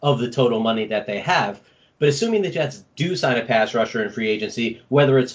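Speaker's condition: No condition

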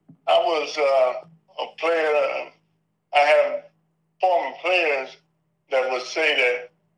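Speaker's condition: Parkinson's disease; left knee replaced

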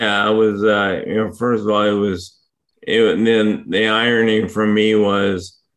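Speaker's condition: ALS; difficulty speaking for long periods

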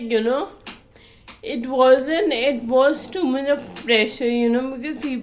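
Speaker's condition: Friedreich's ataxia; described as terminal

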